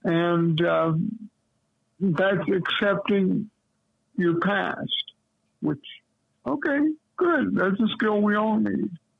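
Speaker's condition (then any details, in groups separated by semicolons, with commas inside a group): Cerebral palsy; lifelong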